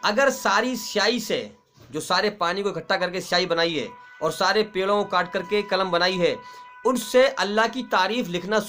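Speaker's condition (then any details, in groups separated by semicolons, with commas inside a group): No condition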